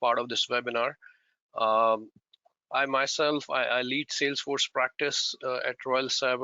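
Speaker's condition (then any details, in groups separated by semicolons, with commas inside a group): No condition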